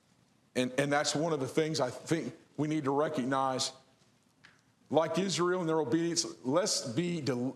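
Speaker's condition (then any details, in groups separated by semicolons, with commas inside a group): No condition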